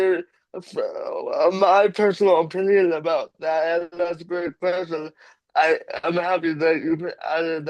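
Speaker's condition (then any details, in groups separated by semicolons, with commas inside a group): Cerebral palsy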